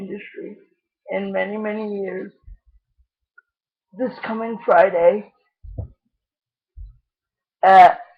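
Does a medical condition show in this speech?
Yes: cerebral palsy; lifelong, wheelchair user.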